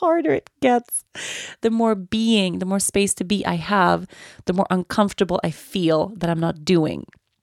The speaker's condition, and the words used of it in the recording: None; typical speech.